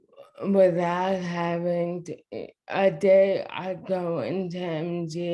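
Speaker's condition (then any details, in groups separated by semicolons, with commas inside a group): ALS; diagnosed within past year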